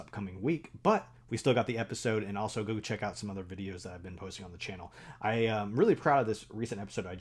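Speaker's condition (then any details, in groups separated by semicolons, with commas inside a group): No condition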